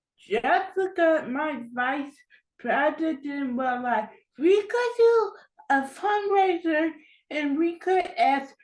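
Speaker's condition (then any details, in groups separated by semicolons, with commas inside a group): Cerebral palsy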